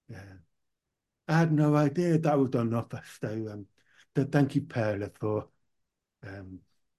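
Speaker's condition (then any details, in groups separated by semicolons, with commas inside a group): Profound deafness, born profoundly deaf, cochlear implant; hears nothing with implant off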